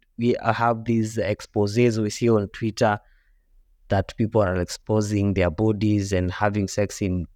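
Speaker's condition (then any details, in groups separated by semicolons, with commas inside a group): No condition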